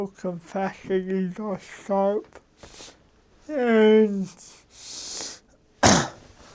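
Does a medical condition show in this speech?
Yes: cerebral palsy.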